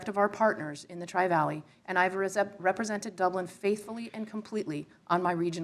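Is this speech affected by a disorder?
No.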